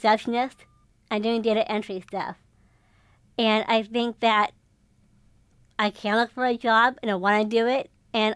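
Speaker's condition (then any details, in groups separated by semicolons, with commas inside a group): Down syndrome; developmental disability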